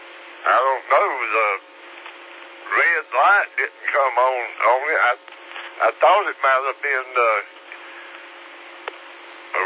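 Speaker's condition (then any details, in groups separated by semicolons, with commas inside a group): Slurred speech; stroke 3 years ago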